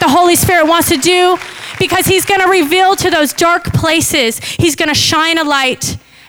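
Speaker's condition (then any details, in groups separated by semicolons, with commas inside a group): No condition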